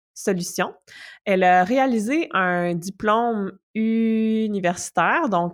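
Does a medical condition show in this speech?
Yes: stuttering; adult who stutters, has consulted for stuttering, also consulted psychologists; stuttering moment during greeting, held back and stopped, could not reproduce it after; here prolonged sounds.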